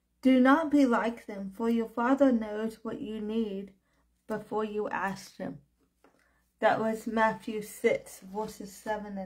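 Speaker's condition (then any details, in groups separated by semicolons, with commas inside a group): Cerebral palsy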